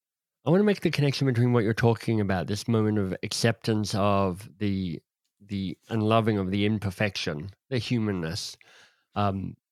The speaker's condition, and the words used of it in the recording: Cleft palate. I have a speech impediment of sorts.